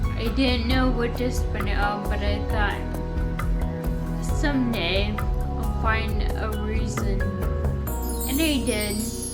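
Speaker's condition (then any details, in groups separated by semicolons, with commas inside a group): Friedreich's ataxia; ankle fusion surgery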